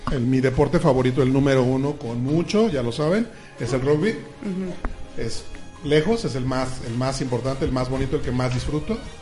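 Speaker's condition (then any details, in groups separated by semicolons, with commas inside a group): No condition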